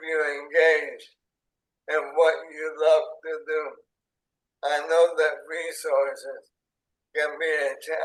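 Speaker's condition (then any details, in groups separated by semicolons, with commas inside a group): ALS; onset in hands and arms, tracheostomy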